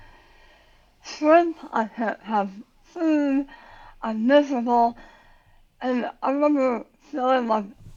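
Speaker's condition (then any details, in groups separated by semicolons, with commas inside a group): Tongue cancer surgery; most of tongue removed, radiation to half of neck; nine years since diagnosis, remission, neck tightness, jaw locking; altered speech, cannot raise voice, worse when tired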